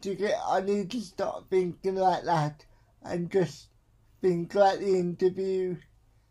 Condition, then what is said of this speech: Cerebral palsy. And sometimes, as you guys might have noticed by looking at the podcast, I do tend to stutter a lot.